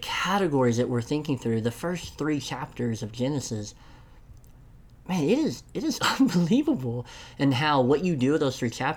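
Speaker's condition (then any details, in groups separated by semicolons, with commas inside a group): Cleft lip and palate; congenital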